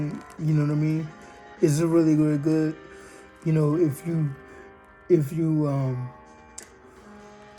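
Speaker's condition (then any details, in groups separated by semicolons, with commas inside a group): Cerebral palsy, spastic diplegia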